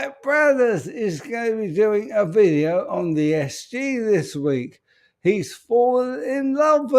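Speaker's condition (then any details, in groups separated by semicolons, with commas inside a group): ALS; speech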